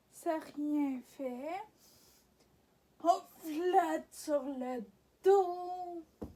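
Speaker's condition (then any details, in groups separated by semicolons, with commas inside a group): Ataxia; degenerative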